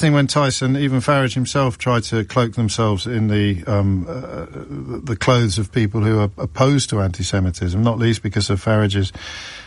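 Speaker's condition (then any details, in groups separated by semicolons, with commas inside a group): No condition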